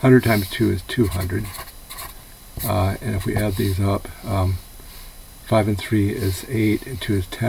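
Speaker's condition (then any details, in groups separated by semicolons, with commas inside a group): No condition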